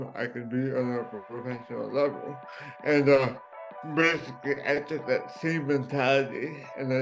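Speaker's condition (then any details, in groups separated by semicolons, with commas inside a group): Cerebral palsy; from birth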